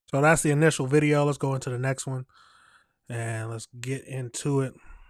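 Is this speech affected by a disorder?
No.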